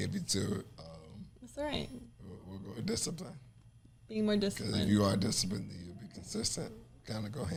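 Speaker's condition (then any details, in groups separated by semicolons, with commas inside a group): ALS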